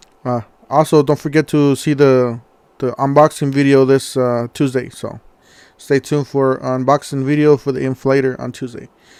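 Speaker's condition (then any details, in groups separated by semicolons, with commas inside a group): No condition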